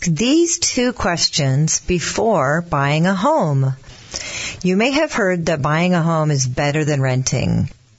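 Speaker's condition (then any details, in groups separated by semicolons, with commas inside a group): No condition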